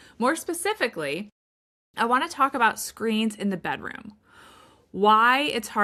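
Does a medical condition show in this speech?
No.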